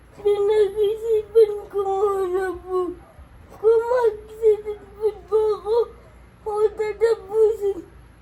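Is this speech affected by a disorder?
Yes: cerebral palsy; affects hands, cannot write.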